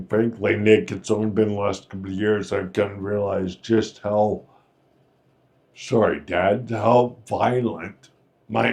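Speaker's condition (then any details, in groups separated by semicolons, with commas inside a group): Friedreich's ataxia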